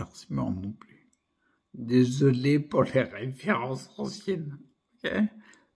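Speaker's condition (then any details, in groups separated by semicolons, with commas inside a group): Primary progressive multiple sclerosis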